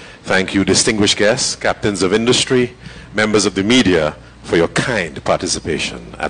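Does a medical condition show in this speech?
No.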